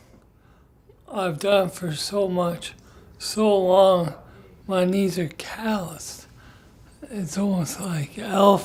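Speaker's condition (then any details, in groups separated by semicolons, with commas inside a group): Parkinson's disease; good singing voice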